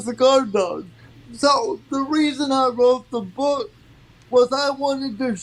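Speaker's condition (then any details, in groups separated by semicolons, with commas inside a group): Cerebral palsy; from birth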